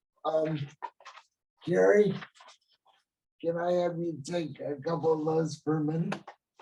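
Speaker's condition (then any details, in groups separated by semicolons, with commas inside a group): Cerebral palsy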